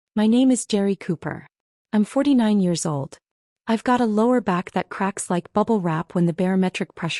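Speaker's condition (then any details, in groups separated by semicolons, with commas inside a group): No condition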